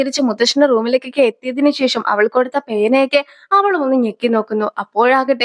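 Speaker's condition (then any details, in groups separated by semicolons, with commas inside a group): No condition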